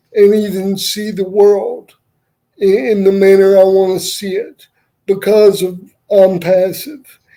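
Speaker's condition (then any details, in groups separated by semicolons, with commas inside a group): Cerebral palsy; wheelchair user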